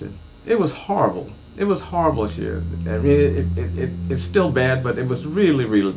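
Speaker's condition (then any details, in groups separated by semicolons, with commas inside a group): No condition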